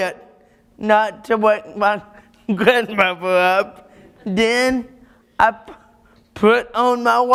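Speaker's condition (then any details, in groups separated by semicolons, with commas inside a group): Cerebral palsy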